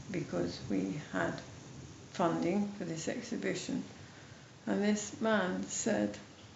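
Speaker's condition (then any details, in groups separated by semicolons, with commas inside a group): MND, mild; speech slightly affected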